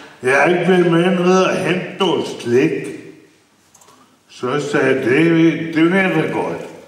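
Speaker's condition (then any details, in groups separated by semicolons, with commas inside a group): Brain injury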